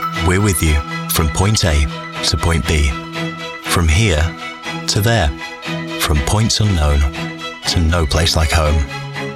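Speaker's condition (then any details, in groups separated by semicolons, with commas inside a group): No condition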